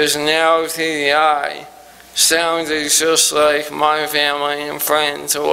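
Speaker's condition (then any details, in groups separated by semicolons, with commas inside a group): ALS; recently diagnosed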